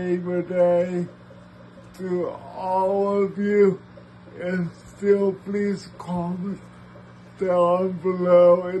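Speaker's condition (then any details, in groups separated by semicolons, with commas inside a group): Cerebral palsy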